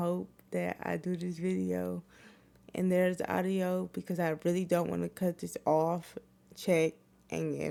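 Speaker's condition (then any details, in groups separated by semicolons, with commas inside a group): Cerebral palsy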